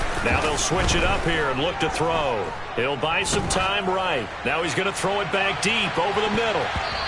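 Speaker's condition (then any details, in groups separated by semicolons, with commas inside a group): No condition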